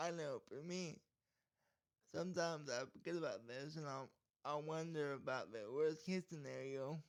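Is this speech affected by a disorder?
Yes: cerebral palsy.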